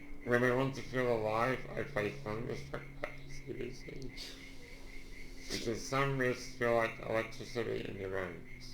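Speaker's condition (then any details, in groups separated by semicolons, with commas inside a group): Duchenne muscular dystrophy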